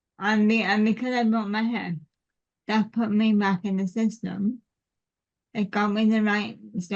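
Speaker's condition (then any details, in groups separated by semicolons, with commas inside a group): Cerebral palsy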